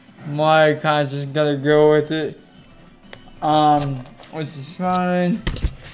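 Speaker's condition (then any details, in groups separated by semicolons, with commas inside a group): Cerebral palsy; affects legs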